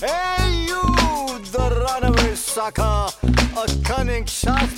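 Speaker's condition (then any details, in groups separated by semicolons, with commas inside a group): No condition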